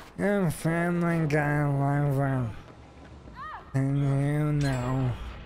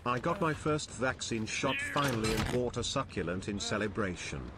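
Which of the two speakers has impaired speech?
The first: ALS.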